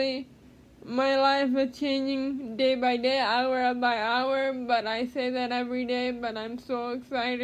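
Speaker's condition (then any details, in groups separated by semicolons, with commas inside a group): Cerebral palsy; speech therapy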